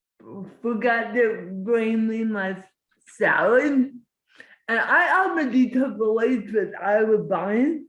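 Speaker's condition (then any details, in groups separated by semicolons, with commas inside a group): Cerebral palsy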